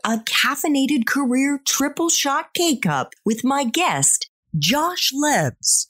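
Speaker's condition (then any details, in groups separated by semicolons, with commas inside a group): No condition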